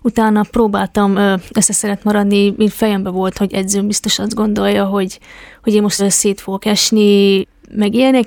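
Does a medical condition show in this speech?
Yes: deafness; congenital.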